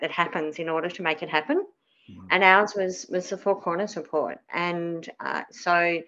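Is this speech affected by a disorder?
Yes: cleft palate; spoke differently as child, lots of childhood speech therapy, c for communication skills in primary school.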